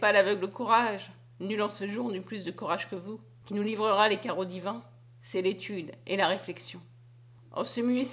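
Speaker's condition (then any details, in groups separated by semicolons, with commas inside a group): No condition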